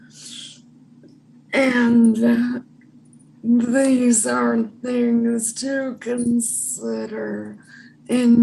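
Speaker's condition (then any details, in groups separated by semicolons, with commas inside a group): Episodic dysarthria, electrical injury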